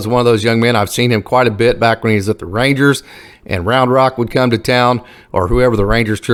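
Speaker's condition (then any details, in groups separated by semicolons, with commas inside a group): No condition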